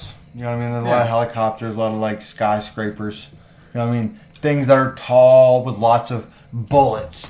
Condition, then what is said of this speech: None; typical speech.